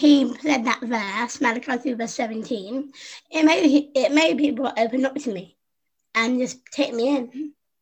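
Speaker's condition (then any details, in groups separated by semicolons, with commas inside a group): Down syndrome; congenital, infant heart failure, heart surgery in infancy, stopped breathing as baby and resuscitated, chest problems, pneumonia; age 25; learned to speak by copying younger sister Susie, never stopped talking since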